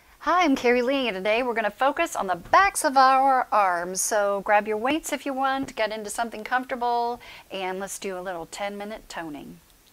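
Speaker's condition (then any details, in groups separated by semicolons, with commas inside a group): No condition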